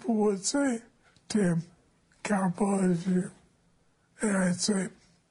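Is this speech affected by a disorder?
Yes: ALS; slower form, onset age 52 with hand weakness, suspected football head trauma cause; body starting to fail, still types with thumbs, new treatment by Dr. Merit Sukovich slows progression; voice has lost its timbre.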